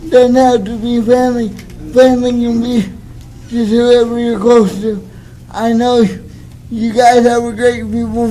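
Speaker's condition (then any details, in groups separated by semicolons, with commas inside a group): Cerebral palsy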